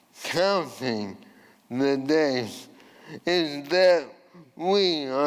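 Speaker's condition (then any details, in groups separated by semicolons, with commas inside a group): ALS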